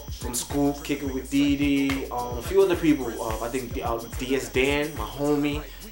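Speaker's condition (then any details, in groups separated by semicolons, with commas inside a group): No condition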